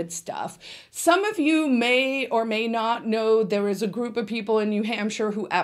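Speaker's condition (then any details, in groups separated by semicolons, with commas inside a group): No condition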